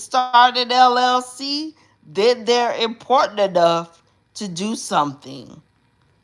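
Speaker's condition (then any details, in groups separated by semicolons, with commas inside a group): Cerebral palsy; uses specialized hospital bed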